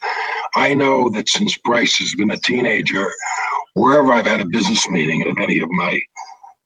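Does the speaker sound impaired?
Yes: throat cancer, vocal cords removed; cancer free 13 years.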